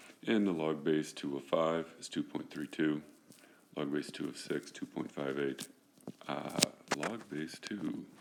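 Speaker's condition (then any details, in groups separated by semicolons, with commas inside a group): No condition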